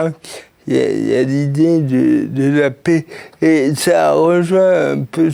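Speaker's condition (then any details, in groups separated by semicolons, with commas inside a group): Cerebral palsy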